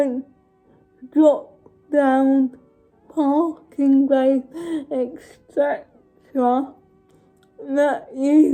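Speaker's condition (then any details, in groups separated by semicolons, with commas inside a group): Cerebral palsy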